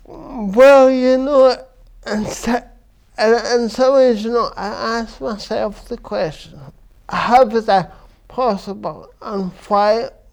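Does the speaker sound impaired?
Yes: cerebral palsy; affects verbal speech.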